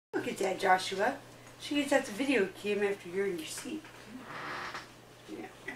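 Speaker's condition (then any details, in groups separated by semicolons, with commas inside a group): No condition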